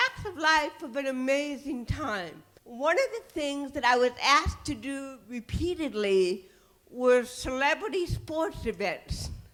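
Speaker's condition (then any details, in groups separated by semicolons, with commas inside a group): Cerebral palsy; titanium neck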